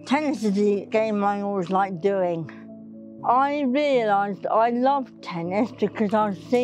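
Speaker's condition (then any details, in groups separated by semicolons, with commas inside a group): Cerebral palsy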